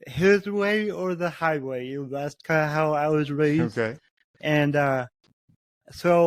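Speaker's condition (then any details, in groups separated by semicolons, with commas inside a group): Cerebral palsy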